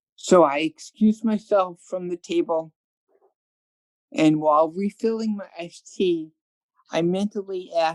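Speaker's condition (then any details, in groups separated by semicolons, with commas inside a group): Cerebral palsy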